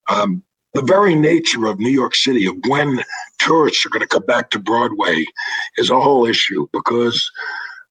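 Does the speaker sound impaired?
Yes: throat cancer, vocal cords removed; no voice for about five years after vocal cord removal, now partial voice.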